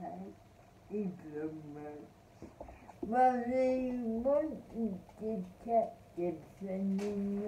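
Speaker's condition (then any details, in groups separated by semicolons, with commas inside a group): Cerebral palsy; spastic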